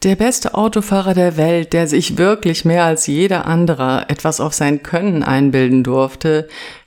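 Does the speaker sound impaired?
No.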